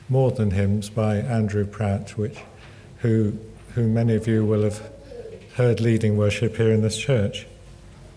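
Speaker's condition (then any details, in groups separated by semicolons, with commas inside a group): Parkinson's; table tennis and snooker groups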